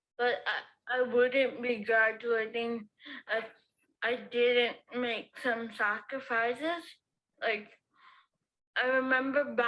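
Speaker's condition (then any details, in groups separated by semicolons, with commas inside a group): Cerebral palsy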